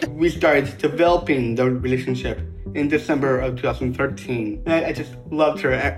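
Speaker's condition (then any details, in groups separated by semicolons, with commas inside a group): Down syndrome; genetic, third copy of chromosome 21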